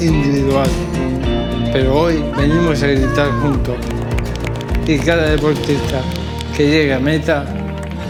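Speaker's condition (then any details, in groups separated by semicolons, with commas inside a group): Amyotrophic lateral sclerosis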